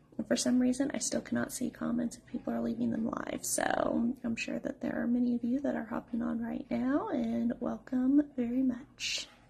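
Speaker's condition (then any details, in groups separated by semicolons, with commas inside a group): No condition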